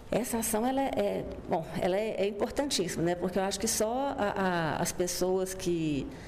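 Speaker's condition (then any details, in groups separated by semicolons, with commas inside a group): No condition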